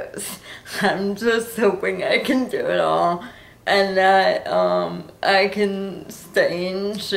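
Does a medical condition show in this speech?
Yes: cerebral palsy.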